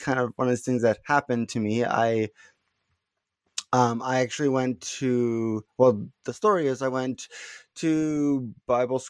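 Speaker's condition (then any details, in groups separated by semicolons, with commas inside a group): Stuttering; prolonged sounds, blocks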